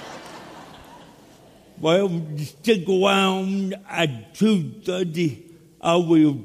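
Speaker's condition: Cerebral palsy; speech impediment

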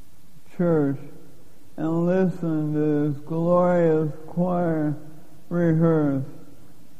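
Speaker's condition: Lou Gehrig's disease; given 3 to 5 years to live

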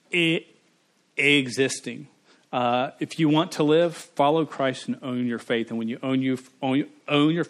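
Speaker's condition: Stuttering; cannot turn on or off; stutters involuntarily, cannot control it, strangers notice the stutter, earlier weddings not fully fluent; repeated sounds

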